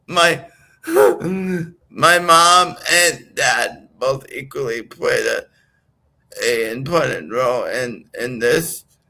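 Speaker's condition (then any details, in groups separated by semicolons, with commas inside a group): Right-sided physical disability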